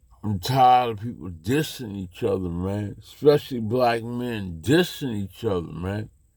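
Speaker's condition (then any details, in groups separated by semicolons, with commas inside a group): Slurred speech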